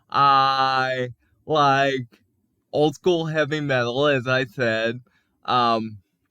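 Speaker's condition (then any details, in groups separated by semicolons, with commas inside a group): Cerebral palsy; onset at 5 months after breathing stopped, cannot walk; can speak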